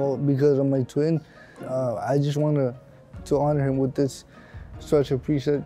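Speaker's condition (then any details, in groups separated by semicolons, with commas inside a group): Cerebral palsy; cerebral palsy, premature birth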